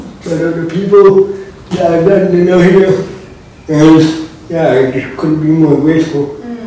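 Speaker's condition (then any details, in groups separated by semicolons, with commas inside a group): Cerebral palsy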